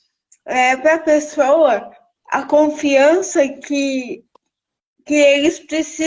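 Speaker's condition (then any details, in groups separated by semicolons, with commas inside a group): Cerebral palsy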